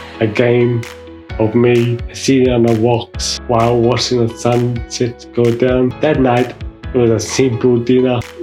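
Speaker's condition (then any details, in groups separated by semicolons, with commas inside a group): Mild cerebral palsy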